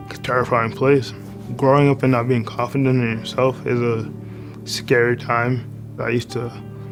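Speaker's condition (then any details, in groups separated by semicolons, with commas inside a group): Spastic cerebral palsy; spastic type, present since birth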